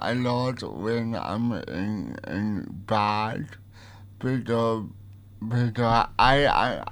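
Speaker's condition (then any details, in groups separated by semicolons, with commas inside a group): Cerebral palsy; partly voiced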